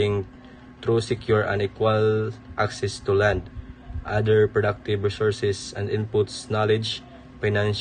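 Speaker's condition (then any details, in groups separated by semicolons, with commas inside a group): No condition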